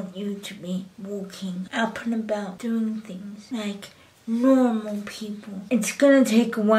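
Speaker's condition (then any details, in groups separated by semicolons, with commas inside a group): Cerebral palsy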